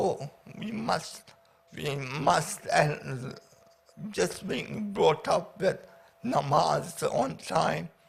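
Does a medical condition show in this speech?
Yes: paraplegia with essential tremor.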